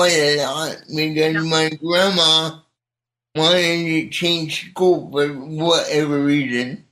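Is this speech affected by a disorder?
Yes: cerebral palsy; speech not affected.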